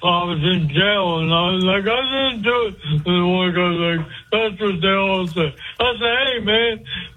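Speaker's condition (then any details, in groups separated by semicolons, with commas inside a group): Speech impediment; cause unclear, stabbed by girlfriend and hit on head with ashtray years ago; usually hard for host to understand, understood better than ever during this call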